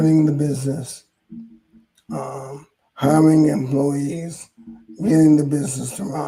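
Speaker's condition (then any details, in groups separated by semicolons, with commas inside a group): ALS; hoarse voice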